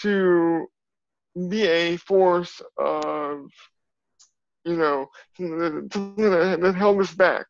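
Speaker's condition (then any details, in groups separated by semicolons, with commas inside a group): Cerebral palsy; from birth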